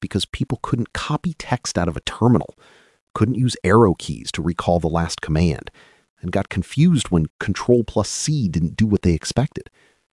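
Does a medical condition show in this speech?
No.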